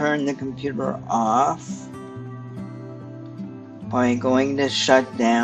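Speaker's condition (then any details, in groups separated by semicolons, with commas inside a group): Cerebral palsy; stiff muscles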